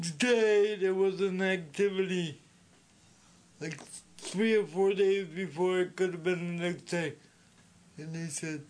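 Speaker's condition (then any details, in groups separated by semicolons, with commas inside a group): Speech impediment; sometimes hard for others to understand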